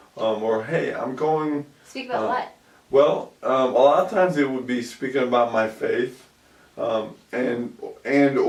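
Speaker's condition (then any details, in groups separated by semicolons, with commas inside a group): ALS; about 2 years since onset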